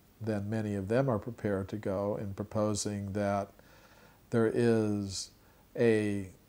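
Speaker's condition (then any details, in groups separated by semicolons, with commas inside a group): No condition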